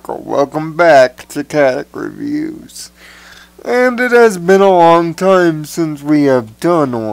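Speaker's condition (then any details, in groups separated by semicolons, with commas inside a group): Cerebral palsy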